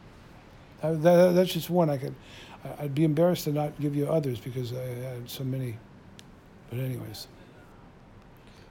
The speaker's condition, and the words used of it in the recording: Parkinson's disease. That's, you know, that was, it was, I don't want to stutter too much for you, but it was just Parkinson's.